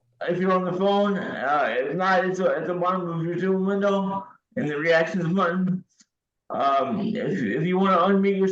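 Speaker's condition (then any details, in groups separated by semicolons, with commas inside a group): Cerebral palsy, severe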